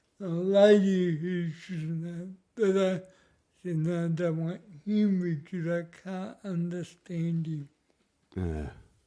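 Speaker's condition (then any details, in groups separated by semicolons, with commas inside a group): Cerebral palsy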